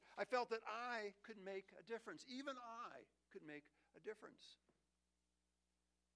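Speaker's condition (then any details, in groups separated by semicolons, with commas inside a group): No condition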